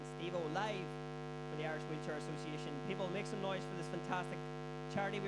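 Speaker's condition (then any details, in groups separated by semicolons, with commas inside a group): No condition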